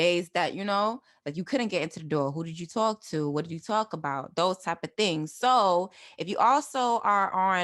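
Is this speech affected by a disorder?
No.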